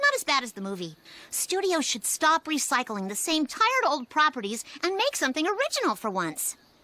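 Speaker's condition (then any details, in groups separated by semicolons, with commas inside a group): No condition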